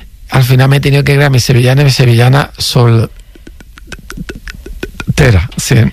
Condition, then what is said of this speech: Stuttering. Al principio me decías, bueno, tengo un poco de tartamudez, sí.